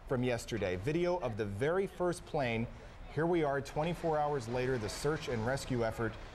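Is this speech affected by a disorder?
No.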